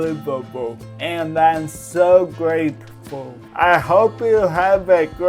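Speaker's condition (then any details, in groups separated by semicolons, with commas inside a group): Cerebral palsy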